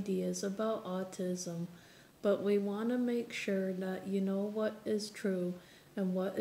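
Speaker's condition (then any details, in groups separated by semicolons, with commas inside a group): No condition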